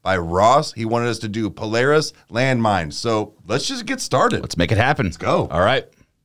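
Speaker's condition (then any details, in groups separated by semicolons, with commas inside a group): No condition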